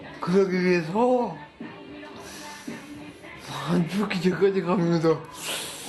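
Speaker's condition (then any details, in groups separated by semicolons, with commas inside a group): Grade 1 brain lesion disability, severe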